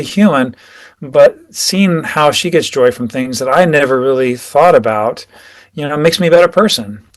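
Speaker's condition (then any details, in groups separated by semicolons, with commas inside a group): No condition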